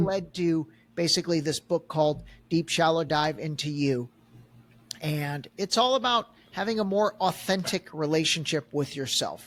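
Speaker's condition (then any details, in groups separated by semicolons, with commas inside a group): No condition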